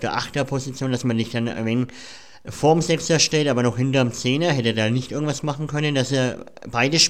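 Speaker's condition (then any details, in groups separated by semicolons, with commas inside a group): Cleft palate; cleft palate present since childhood, speech impediment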